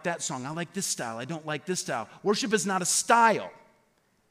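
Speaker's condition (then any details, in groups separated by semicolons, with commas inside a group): No condition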